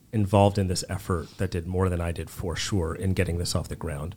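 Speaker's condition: No condition

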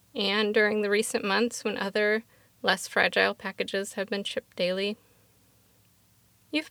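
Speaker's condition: No condition

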